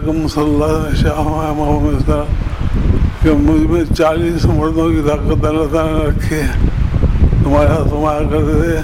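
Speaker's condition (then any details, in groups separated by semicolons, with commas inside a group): Difficulty speaking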